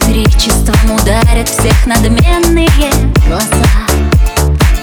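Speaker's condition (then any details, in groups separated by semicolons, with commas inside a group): No condition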